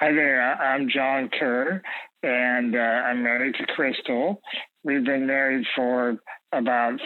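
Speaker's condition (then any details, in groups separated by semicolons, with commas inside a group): Spinal muscular atrophy type 2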